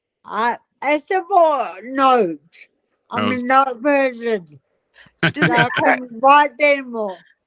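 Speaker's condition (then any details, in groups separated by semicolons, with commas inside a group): Multiple system atrophy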